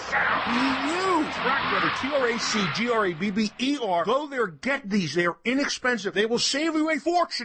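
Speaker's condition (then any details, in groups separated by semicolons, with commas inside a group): No condition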